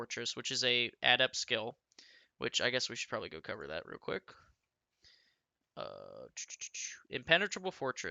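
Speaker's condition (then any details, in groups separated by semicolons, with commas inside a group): No condition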